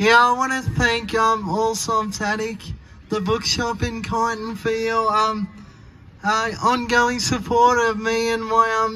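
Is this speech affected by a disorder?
Yes: cerebral palsy; from birth, years of surgery and therapy to walk.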